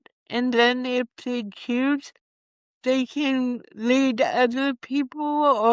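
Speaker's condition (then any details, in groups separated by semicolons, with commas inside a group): Cerebral palsy; from birth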